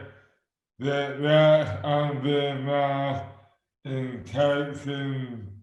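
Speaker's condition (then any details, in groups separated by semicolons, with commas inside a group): Dystonia; affects hands and speech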